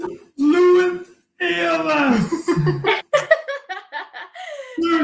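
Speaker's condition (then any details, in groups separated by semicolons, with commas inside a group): ALS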